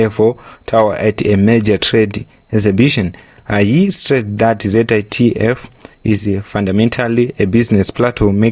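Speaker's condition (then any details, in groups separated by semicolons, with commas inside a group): No condition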